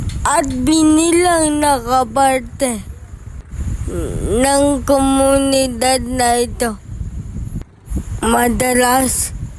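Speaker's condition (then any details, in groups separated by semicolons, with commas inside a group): Cerebral palsy; affects hands, cannot write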